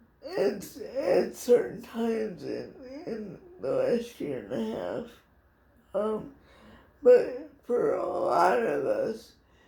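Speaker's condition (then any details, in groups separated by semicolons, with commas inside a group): Cerebral palsy; speech somewhat affected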